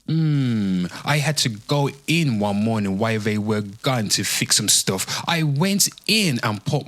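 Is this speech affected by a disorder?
No.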